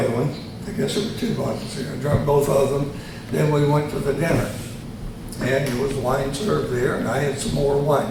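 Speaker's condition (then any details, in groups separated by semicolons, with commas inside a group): Tongue cancer surgery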